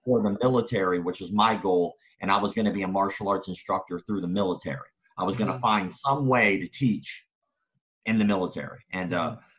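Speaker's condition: Cleft palate and lip; facial scars

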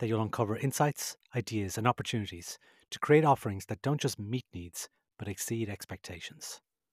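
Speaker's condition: No condition

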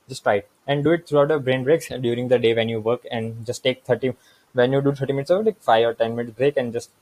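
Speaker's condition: No condition

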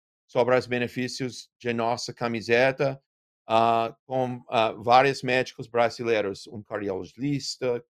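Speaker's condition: No condition

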